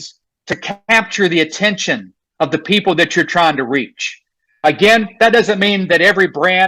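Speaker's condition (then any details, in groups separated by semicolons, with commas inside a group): No condition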